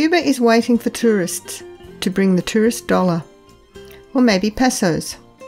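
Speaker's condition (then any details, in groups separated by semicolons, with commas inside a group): No condition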